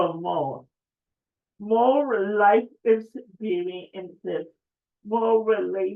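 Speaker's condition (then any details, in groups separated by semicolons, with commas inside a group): Cerebral palsy; affects speech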